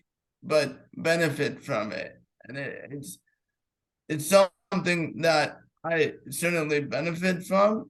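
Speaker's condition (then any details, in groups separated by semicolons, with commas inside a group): Cerebral palsy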